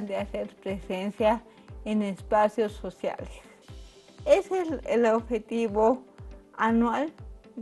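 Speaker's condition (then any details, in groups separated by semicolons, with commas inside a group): Cerebral palsy; from birth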